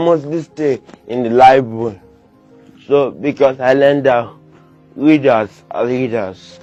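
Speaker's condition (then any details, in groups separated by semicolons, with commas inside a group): Cerebral palsy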